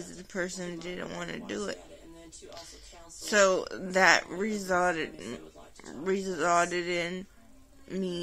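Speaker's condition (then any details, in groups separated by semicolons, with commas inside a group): Cerebral palsy; sounds out of breath after therapy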